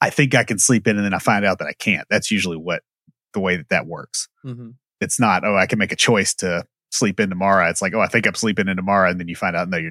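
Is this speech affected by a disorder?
No.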